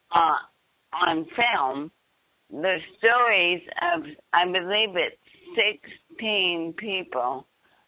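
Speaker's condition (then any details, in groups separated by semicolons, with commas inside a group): ALS, bulbar palsy; bulbar onset, throat, tongue, cheeks, then upper arms, diagnosed after 18 months, Deanna protocol slowing progression; faltering voice as first symptom, throat problems first treated as H. Pylori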